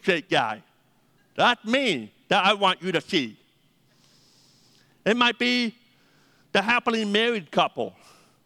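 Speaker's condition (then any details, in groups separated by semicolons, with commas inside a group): Deafness; 80% deaf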